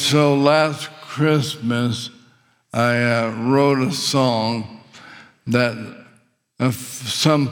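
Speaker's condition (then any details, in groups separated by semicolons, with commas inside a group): ALS; windpipe tightened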